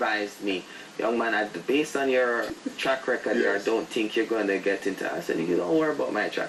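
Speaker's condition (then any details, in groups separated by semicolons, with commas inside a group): No condition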